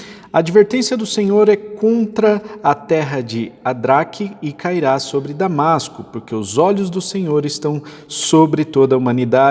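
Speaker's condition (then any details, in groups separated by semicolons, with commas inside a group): No condition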